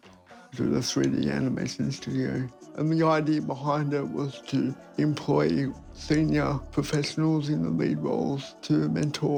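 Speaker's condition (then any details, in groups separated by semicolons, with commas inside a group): Cerebral palsy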